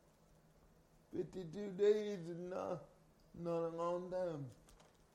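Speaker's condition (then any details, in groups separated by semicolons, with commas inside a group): Cerebral palsy; carried everywhere by parents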